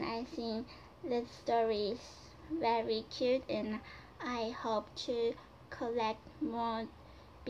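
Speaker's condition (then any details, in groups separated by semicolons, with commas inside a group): Cerebral palsy; right side affected, childhood surgery for toe-walking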